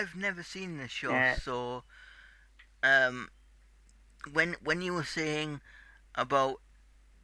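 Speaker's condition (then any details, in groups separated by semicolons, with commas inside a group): Cerebral palsy; tight muscles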